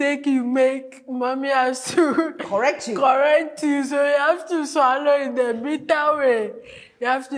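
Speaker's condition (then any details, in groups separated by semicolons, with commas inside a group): Cerebral palsy; from birth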